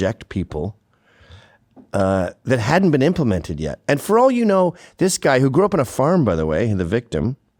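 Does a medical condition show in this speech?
No.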